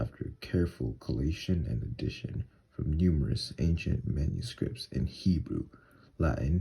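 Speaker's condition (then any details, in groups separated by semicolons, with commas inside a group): No condition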